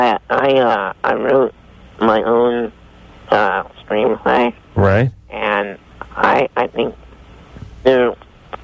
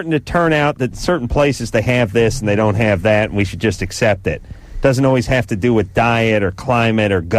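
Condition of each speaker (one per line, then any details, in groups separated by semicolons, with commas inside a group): Spinal muscular atrophy; severe Werdnig-Hoffmann type, uses a wheelchair; drives wheelchair with a straw
No condition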